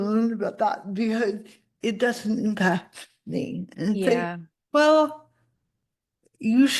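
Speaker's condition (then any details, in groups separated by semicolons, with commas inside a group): Cerebral palsy; spasticity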